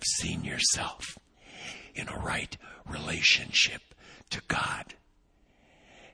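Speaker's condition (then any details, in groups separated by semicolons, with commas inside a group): Vocal cord paralysis, unilateral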